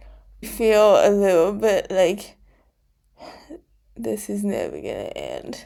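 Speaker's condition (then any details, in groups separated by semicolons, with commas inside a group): Cerebral palsy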